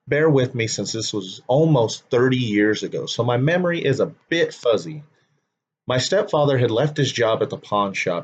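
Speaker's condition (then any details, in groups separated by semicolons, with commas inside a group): No condition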